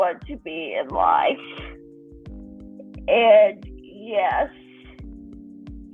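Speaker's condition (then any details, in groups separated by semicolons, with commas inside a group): Cerebral palsy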